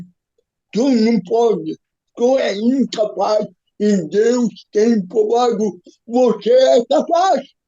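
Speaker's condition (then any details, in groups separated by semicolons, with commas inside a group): Cerebral palsy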